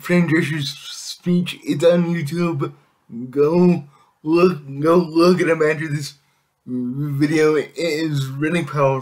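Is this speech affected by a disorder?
Yes: cerebral palsy; able to speak.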